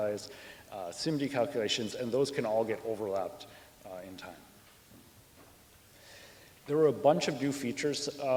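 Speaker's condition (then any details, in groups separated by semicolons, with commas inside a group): No condition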